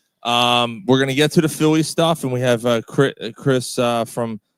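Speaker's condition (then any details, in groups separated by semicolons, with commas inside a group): No condition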